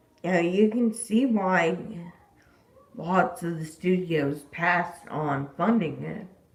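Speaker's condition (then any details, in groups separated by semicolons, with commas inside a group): Disability causing slurred speech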